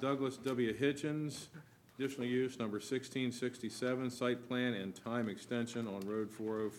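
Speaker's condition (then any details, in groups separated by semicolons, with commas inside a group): No condition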